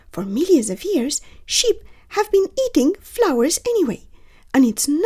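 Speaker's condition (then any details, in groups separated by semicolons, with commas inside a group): No condition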